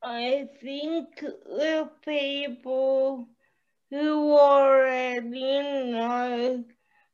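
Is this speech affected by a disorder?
Yes: cerebral palsy.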